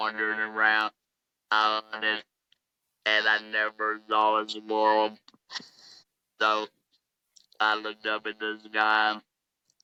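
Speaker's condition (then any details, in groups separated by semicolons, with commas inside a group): Laryngectomy, electrolarynx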